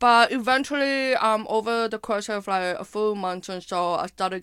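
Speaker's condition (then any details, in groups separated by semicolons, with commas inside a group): Hearing impairment with speech impairment; attended deaf camp in childhood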